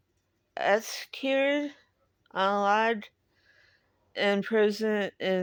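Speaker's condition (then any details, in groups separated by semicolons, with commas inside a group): Cerebral palsy; speaks differently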